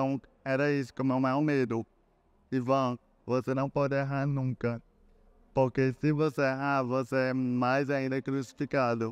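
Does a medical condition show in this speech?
Yes: cerebral palsy.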